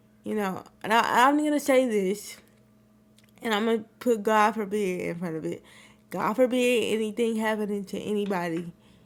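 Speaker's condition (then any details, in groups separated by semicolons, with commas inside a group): Cerebral palsy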